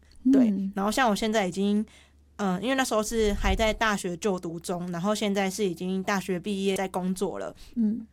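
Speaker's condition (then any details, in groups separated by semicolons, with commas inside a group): Hearing impairment; hearing impairment present since at least junior high school; clear articulation per host, self-reports sometimes slightly unclear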